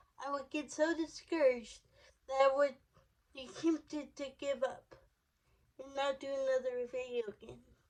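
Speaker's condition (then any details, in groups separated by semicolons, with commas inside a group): Cerebral palsy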